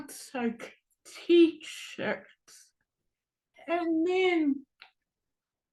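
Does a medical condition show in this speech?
Yes: cerebral palsy.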